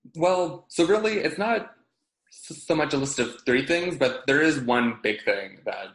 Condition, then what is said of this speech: Stuttering. It's like, well, if I spoke like this, that sounds weird too.